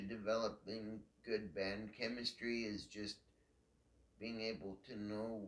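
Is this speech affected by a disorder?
Yes: cerebral palsy.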